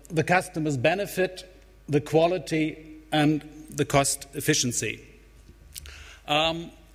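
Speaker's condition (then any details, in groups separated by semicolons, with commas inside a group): No condition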